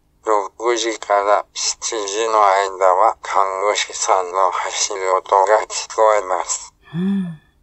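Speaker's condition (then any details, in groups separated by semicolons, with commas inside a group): ALS, speech-generating device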